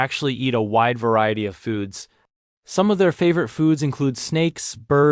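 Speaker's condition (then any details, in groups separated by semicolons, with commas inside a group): No condition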